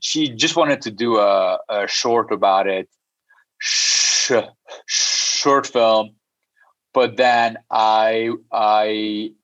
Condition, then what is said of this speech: Stuttering. So in terms of how it's been, I discovered that I can sing without stuttering early on.